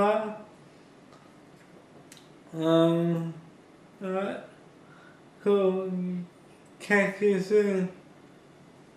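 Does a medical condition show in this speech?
Yes: cerebral palsy.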